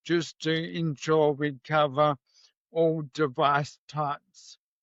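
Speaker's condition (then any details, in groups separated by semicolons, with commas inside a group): MND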